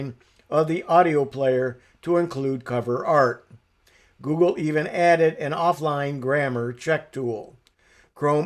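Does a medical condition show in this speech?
No.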